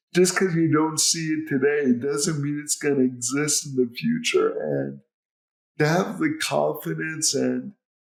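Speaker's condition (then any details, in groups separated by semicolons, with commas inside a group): Cerebral palsy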